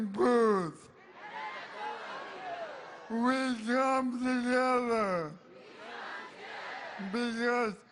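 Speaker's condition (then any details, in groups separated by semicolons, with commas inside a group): ALS; weak voice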